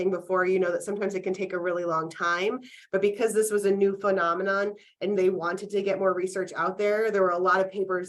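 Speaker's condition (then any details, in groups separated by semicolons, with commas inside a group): No condition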